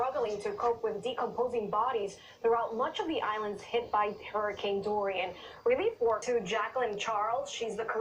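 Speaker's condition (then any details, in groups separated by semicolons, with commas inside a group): No condition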